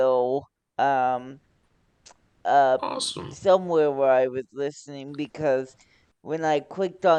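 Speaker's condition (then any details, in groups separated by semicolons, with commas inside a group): Cerebral palsy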